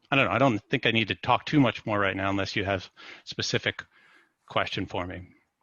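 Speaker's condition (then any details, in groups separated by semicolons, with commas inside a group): No condition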